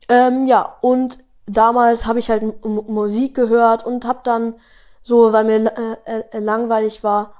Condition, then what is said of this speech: Stuttering. Mal stottert man dann, wie ich gerade, sehr viel oder man stottert gar nicht.